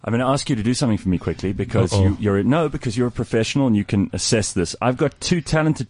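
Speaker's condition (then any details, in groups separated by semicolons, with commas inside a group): No condition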